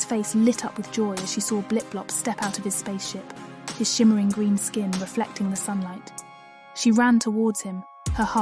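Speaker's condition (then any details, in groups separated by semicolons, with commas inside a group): No condition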